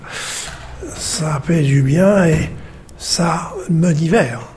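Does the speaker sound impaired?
Yes: stroke with aphasia; stroke at 49 at Mayan site in Yucatan, Mexico, after headaches, sudden collapse, unconscious; about 2 years 4 months after stroke, slow progress, song-based speech therapy with therapist Juliette; halting, needs time, repeats phrases after helper, understood well only by few people, worse with fear.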